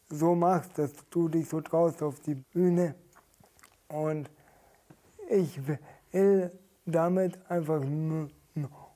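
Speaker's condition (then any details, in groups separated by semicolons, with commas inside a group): Stuttering; stuttering symptoms, also present during stage performances; repeated sounds, prolonged sounds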